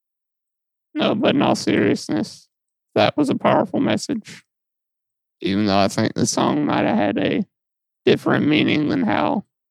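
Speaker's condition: Muscular dystrophy; muscle atrophy and weight loss

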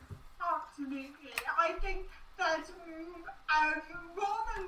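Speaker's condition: Cerebral palsy

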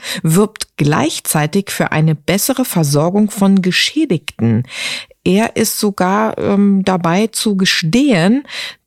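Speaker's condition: No condition

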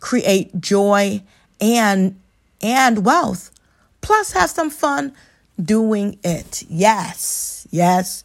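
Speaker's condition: Stuttering; traumatic brain injury survivor, gets worn out with brain overload; stumbles on words, breathes and eventually says intended word; repeated sounds

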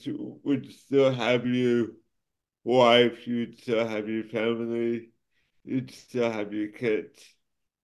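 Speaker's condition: Cerebral palsy; affects speech and motor skills

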